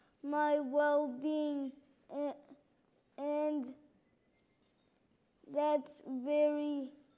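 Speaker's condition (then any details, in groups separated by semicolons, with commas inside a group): Cerebral palsy; left hand and left side affected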